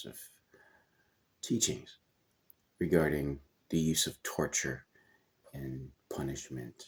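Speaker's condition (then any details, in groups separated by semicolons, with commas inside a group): No condition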